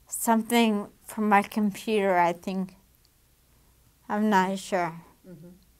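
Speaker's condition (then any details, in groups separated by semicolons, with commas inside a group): Damaged diaphragm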